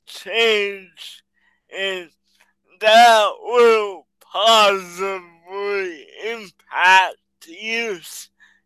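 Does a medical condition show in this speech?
Yes: cerebral palsy.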